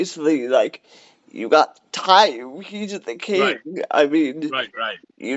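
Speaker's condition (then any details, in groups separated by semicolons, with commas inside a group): Cerebral palsy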